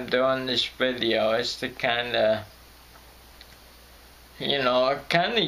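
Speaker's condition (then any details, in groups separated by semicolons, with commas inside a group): Friedreich's ataxia; voice crackles when stressed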